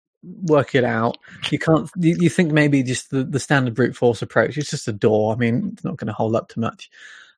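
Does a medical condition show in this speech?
No.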